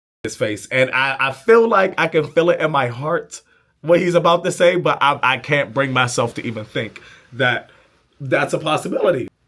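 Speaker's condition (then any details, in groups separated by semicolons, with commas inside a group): No condition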